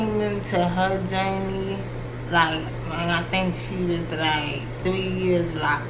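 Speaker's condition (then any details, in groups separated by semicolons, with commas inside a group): Cerebral palsy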